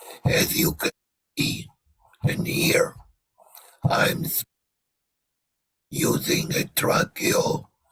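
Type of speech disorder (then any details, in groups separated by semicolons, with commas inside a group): Speech with a voice prosthesis; laryngectomy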